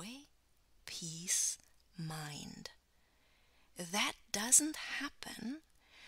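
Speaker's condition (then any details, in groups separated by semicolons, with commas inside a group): No condition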